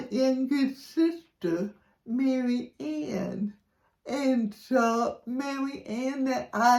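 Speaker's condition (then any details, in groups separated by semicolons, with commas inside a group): Cerebral palsy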